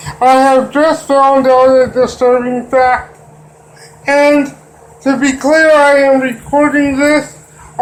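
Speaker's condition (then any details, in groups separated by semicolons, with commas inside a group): Cerebral palsy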